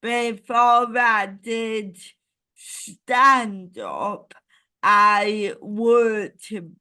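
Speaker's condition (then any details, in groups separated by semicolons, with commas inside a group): Cerebral palsy; ataxic type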